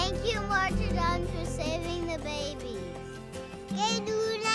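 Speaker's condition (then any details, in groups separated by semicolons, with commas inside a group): No condition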